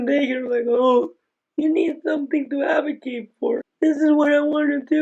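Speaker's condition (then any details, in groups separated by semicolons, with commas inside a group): Aicardi-goutieres syndrome; early symptoms resembled cerebral palsy; diagnosed at age 10, about 15 years since diagnosis; able to speak, unusual for condition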